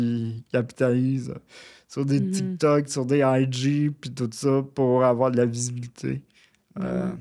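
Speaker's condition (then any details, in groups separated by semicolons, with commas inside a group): Cerebral palsy; brain damage, paralysis, wheelchair user; needs constant assistance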